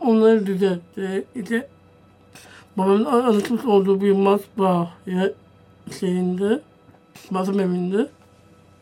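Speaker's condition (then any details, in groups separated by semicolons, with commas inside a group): Down syndrome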